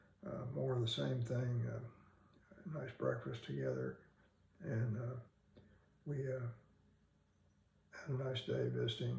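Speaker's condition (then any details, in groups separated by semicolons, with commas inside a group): Parkinson's disease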